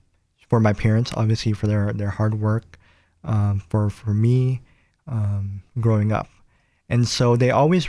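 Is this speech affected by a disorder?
Yes: cleft palate; able to speak after surgical treatment.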